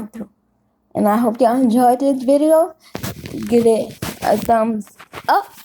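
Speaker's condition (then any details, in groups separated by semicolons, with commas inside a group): Cerebral palsy; caused by birth stroke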